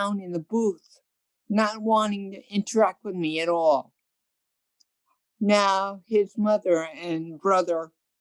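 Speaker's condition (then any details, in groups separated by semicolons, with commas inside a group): Cerebral palsy; present from birth, hearing loss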